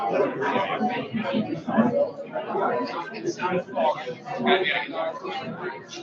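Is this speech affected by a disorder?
No.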